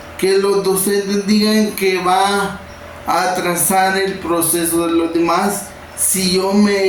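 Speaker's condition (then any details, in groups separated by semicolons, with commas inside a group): Cerebral palsy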